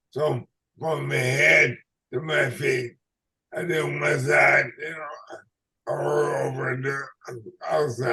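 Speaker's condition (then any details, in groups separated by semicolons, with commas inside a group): ALS/MND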